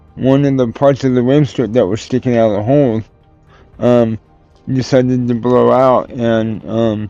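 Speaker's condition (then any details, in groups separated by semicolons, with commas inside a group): Cerebral palsy; tends to mess up words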